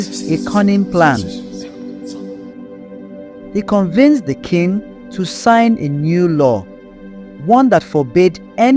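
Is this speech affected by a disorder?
No.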